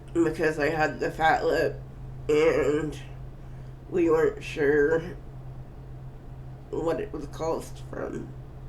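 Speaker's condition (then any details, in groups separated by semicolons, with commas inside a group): Cerebral palsy; first word not said quite right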